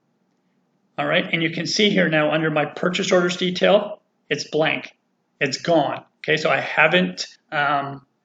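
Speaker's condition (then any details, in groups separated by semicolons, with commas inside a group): No condition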